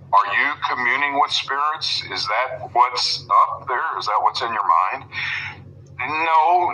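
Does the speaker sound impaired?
No.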